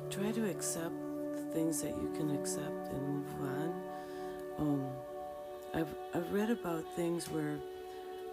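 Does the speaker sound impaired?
No.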